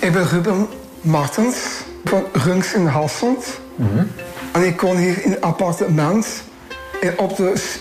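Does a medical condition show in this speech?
Yes: Down syndrome; trisomy 21, chromosomal, three copies of chromosome 21 instead of two; speaks well, can read and write.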